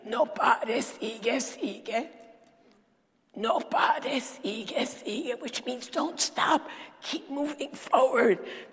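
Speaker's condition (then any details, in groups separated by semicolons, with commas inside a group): Dysphonia; lost ability to sing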